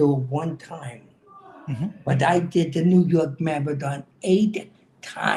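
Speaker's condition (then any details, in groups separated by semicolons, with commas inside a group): Cerebral palsy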